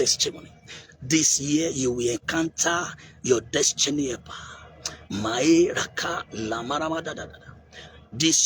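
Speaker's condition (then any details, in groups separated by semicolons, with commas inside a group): No condition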